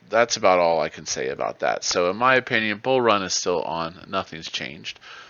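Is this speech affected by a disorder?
No.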